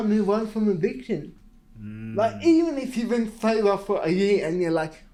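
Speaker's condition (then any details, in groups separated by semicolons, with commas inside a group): Cerebral palsy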